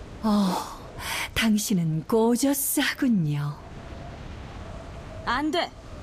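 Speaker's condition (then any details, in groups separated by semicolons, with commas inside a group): No condition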